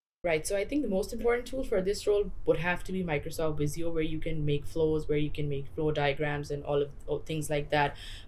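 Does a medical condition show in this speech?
No.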